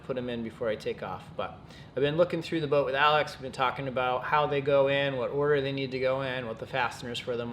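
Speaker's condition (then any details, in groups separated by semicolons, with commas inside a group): No condition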